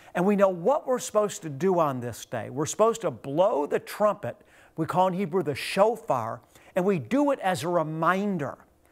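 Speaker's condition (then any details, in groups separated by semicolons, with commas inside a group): No condition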